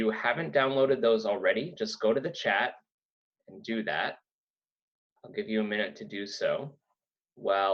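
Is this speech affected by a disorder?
No.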